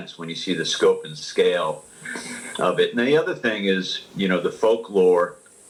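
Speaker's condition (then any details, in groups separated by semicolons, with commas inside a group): No condition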